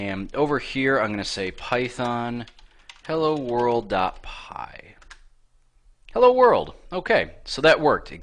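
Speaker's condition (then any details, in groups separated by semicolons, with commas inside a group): No condition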